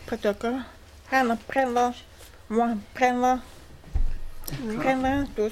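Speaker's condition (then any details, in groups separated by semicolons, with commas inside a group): Deafness with hearing aid; profound deafness, cochlear implant refused out of habit, raised among deaf people only; simple hearing aid, hears a little noise with hearing aid, understands a little; short fragmented spoken French, uses signs and fingerspelling, Elodie relays and interprets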